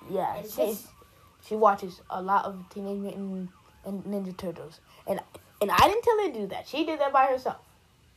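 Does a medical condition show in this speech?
Yes: stuttering; described as a regular habit; here repeated words, prolonged sounds.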